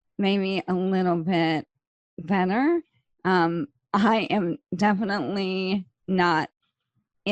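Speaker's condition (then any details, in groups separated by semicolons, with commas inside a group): ALS; slow progressing form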